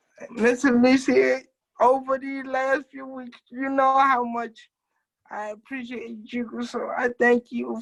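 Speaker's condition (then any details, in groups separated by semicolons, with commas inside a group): Cerebral palsy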